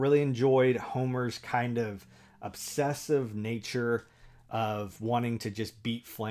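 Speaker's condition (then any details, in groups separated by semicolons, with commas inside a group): No condition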